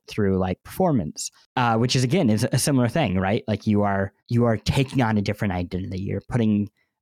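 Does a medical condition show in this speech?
Yes: cleft lip and palate; bandaged.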